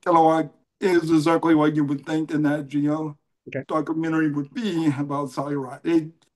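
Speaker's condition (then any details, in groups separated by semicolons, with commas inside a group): Cerebral palsy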